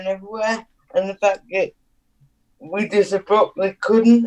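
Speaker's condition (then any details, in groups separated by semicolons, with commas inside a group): Cerebral palsy; needs adapted housing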